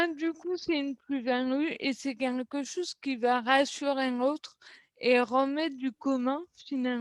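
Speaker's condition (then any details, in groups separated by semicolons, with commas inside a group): Cerebral palsy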